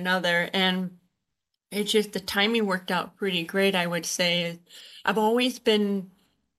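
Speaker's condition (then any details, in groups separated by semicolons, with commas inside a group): Usher syndrome, born deaf; diagnosed age 19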